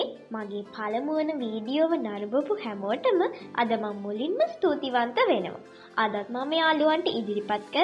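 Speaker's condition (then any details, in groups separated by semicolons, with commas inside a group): No condition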